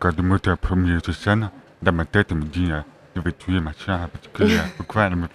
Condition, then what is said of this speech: Deafness. Vous avez réussi ce tour de force d'apprendre à parler alors que vous n'entendiez pas votre voix, et de fait, sur scène, on vous comprend assez bien.